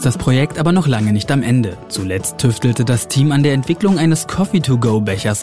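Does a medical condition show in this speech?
No.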